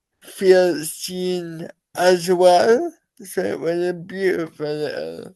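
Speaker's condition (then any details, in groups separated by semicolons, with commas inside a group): Cerebral palsy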